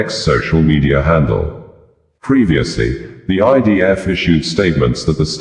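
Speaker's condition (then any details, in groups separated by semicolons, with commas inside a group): No condition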